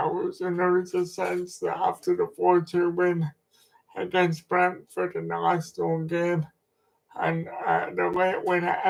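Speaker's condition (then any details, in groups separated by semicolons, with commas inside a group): Cerebral palsy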